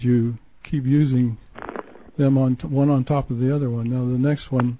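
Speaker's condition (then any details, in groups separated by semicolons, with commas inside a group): Parkinson's; onset 2003 as minor arm tremor, age 69, progressed to barely moving before medication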